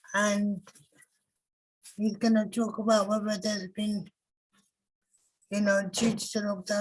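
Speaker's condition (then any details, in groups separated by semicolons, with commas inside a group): Cerebral palsy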